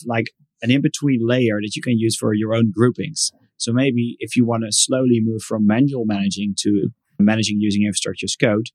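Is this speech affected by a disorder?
No.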